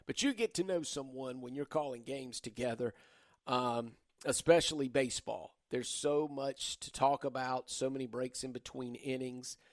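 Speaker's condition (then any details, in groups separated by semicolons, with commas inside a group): No condition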